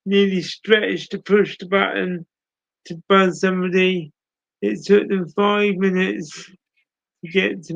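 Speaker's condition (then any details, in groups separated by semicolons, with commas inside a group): Cerebral palsy; speech impairment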